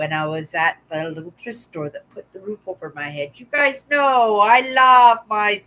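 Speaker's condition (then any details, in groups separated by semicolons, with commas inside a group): No condition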